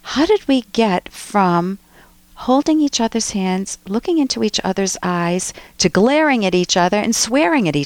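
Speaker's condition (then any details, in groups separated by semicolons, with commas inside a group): No condition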